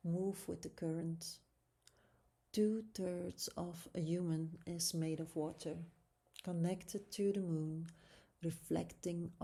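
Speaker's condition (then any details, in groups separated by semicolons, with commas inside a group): No condition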